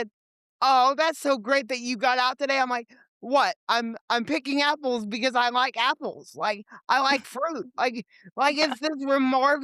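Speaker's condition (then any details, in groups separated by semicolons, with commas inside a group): Cerebral palsy; from birth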